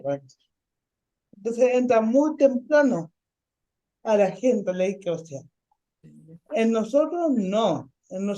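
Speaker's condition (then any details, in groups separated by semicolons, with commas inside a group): Ataxic cerebral palsy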